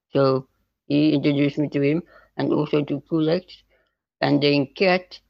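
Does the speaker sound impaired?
Yes: spinal muscular atrophy type 2; neuromuscular, loss of motor neurons, progressive muscle wasting, less progressive than type 1.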